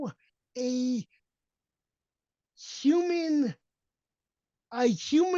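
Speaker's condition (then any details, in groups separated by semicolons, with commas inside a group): Cerebral palsy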